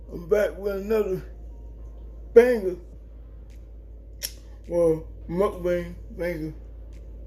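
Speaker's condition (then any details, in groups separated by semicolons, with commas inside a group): Cerebral palsy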